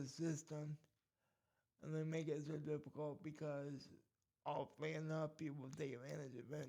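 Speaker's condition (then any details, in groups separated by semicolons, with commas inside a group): Cerebral palsy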